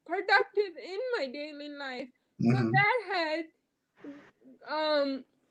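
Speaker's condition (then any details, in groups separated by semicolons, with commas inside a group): Quadriplegic cerebral palsy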